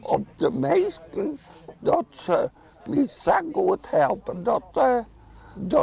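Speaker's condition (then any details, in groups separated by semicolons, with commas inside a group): Acquired brain injury; serious accident at young age; rows twice weekly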